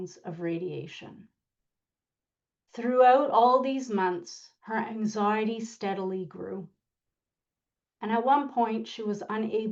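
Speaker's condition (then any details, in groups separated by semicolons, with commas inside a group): No condition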